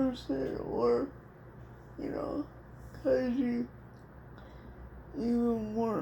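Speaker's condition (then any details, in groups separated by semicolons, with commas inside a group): Cerebral palsy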